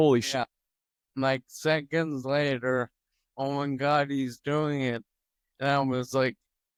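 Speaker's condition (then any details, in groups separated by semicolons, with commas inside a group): Toxic leukoencephalopathy, locked-in syndrome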